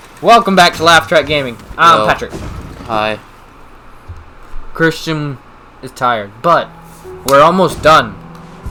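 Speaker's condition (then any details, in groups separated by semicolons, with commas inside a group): No condition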